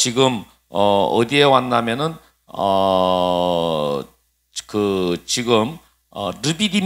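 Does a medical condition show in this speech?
No.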